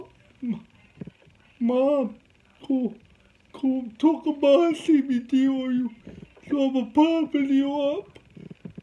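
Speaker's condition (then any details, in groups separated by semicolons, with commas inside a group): Cerebral palsy; speech hard to understand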